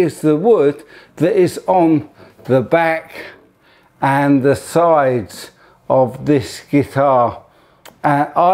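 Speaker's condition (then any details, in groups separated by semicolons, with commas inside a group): ALS; speech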